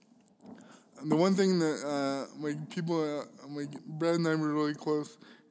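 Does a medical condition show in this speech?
Yes: cerebral palsy; involuntary shaking movements.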